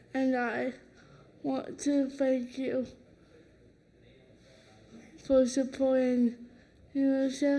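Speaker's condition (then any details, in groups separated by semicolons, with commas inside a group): Cerebral palsy; no oxygen at birth, affects right hand and right heel; present since birth; speech affected a little, swallowing difficulty predicted at birth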